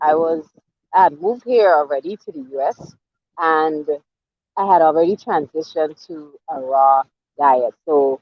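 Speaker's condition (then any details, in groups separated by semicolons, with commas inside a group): No condition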